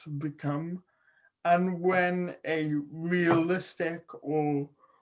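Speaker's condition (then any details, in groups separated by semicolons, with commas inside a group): Cerebral palsy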